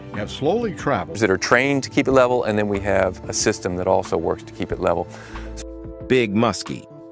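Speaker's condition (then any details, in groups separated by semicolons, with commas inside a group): No condition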